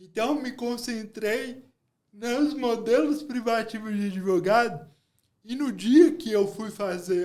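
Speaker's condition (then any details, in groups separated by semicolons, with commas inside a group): Cerebral palsy; low brain oxygen at birth, delayed delivery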